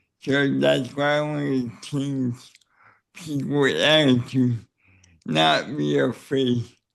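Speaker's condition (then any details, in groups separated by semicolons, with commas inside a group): Cerebral palsy; neck surgery went badly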